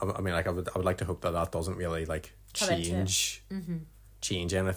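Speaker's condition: No condition

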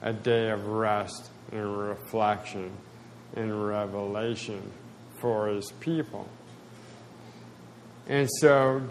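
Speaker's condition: Spasticity, mild

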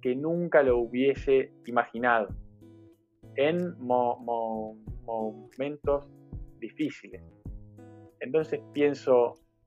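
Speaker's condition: Stuttering; stuttering since childhood, attended Asociación Argentina de Tartamudez as child, later left and returned; not fluent, blocks and repetitions, some days many blocks; repeated sounds, prolonged sounds

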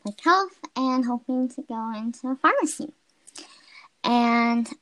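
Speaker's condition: Cleft palate; unilateral cleft palate, right side

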